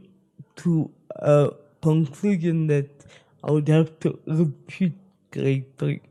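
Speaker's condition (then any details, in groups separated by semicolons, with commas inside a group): Spastic cerebral palsy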